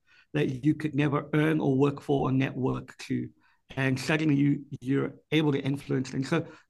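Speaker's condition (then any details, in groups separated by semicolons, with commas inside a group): Cleft palate; congenital cleft palate, speech and hearing impaired since birth, difficult childhood development; speech and hearing both still impaired; speech impediment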